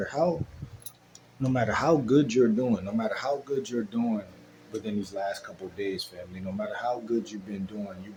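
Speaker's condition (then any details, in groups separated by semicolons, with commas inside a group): No condition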